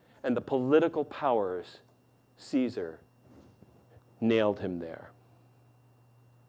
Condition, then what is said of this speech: None; typical speech.